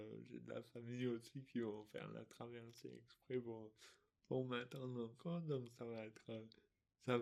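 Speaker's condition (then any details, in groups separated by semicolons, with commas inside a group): Dystonia; affects motor control and speech, since birth; articulation difficulties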